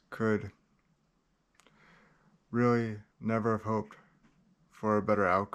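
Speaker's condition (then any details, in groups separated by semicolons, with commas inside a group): Cerebral palsy, spastic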